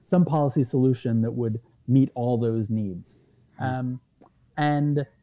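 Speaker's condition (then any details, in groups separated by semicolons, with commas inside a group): No condition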